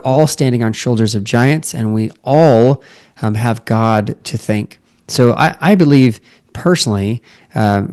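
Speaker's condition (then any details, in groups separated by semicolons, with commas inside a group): No condition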